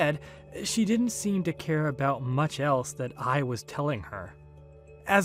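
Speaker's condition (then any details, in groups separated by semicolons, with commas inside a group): No condition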